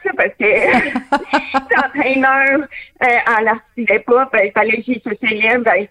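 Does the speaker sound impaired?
Yes: hearing loss with cochlear implant; born deaf, lip reading helps, used masks with window; phone interview, hearing through cochlear implant; removes implant in water, total silence, phone understanding varies by person.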